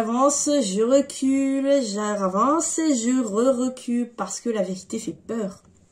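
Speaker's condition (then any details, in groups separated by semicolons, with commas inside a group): No condition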